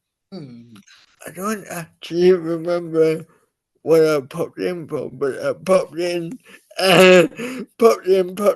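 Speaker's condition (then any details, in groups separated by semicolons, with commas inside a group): Cerebral palsy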